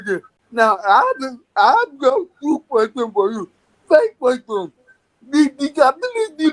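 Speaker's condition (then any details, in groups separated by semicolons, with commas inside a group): Cerebral palsy; therapy improved agility, able to drive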